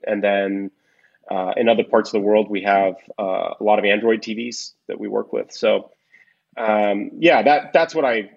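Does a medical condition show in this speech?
No.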